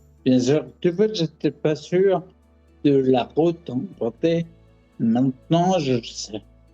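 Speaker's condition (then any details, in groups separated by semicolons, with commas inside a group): Multiple sclerosis; fatigue, pain, physical limits; altered speech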